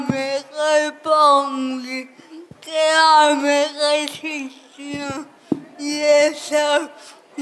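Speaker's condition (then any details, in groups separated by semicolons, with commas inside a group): Cerebral palsy; speech not clear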